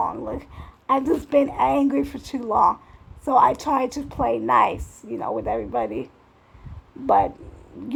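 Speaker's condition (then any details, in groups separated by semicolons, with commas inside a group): Cerebral palsy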